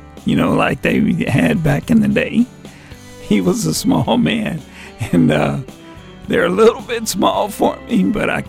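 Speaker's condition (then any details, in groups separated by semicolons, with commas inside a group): Vocal dysphonia; voice lost 25 years ago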